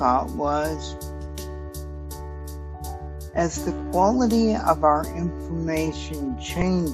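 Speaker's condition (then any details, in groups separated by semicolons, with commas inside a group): Cerebral palsy; stiff muscles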